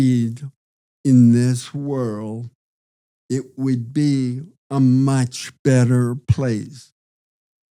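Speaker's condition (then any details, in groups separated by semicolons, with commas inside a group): Parkinson's disease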